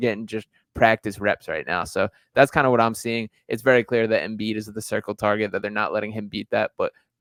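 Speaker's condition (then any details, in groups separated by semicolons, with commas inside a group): No condition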